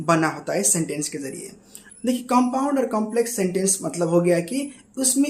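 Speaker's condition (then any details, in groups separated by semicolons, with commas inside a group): No condition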